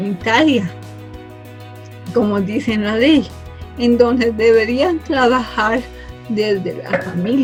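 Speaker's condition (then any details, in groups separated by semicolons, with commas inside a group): Cerebral palsy from birth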